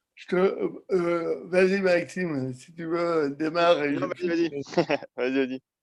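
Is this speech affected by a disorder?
Yes: cerebral palsy; from birth, lack of oxygen.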